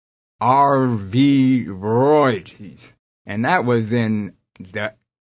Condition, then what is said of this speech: Aphasia. So it's kind of interesting when you're saying you don't hear it as much as when you're just talking, yes.